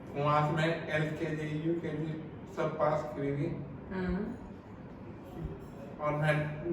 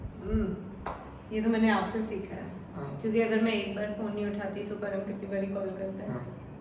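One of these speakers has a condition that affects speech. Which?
The first: cerebral palsy.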